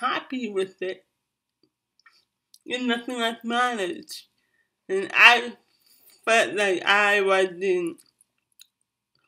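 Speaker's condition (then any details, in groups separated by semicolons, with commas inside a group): Cerebral palsy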